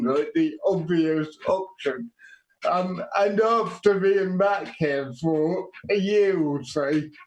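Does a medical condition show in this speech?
Yes: quadriplegic cerebral palsy.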